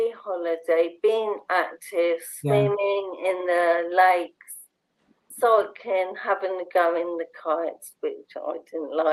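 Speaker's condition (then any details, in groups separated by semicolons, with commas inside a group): Motor neurone disease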